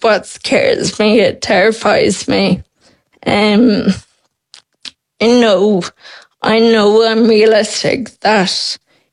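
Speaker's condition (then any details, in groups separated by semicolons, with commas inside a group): Friedreich's ataxia; diagnosed at 12 by professor King, Temple Street, onset late primary school, three spinal surgeries for scoliosis; age 28, about 16 years since diagnosis, greatly progressed, fully wheelchair reliant, heavy fatigue; speech expected to disappear within years, synthetic voice expected, swallowing to worsen needing thickeners, possible ventilator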